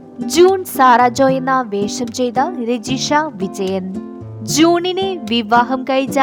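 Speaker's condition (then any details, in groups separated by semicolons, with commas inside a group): No condition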